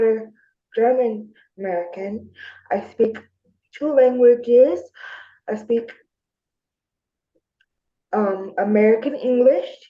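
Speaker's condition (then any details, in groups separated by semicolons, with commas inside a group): Spastic diplegia cerebral palsy; spastic diplegia, right-side hemiplegia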